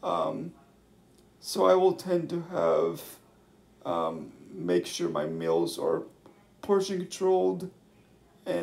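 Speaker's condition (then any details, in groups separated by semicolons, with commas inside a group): Cerebral palsy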